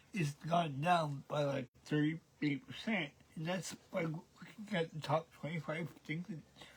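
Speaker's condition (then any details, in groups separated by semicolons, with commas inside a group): Cerebral palsy; present since birth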